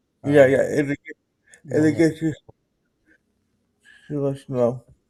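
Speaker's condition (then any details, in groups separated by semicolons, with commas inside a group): Cerebral palsy; present from birth, muscles do not work properly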